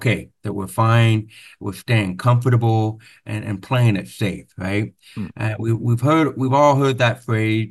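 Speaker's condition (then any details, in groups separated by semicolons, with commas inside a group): Profound hearing loss, deaf accent; noticeably different accent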